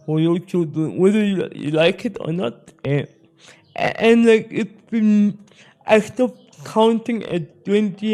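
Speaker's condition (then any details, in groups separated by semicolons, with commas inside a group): Spastic cerebral palsy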